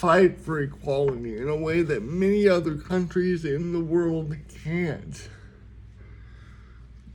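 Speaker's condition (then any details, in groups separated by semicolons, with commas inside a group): Cerebral palsy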